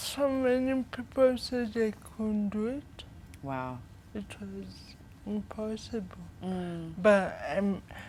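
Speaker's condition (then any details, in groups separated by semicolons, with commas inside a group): Cerebral palsy; speech affected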